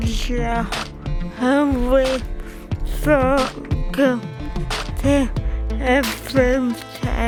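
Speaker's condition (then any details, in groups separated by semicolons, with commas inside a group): Cerebral palsy; from birth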